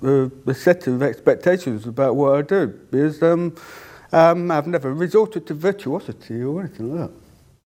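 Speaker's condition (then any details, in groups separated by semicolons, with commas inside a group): Deafness; cannot hear own voice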